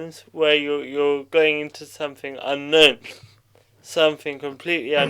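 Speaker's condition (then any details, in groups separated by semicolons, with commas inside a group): Cerebral palsy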